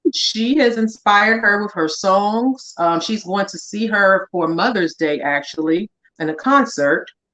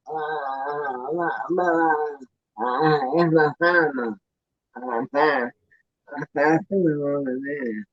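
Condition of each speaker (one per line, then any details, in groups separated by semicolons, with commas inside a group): No condition
ALS; bulbar onset, affecting throat area; progressing very slowly; answers relayed by another speaker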